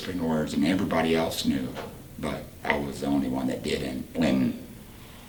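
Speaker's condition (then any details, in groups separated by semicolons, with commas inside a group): Total laryngectomy; total laryngectomy for cancer, voice prosthesis, esophagus stretched, HME; about four years since surgery, radiation finished; speaks with voice prosthesis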